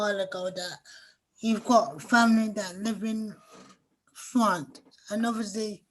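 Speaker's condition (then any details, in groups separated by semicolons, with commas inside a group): Cerebral palsy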